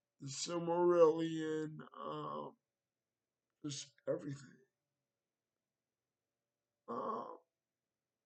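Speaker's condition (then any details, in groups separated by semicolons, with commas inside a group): Cerebral palsy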